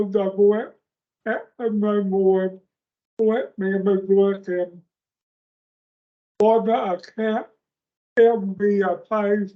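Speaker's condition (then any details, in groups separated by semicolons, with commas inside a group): Speech impairment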